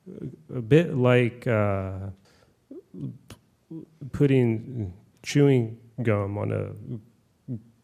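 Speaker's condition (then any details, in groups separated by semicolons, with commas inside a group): Stuttering; blocks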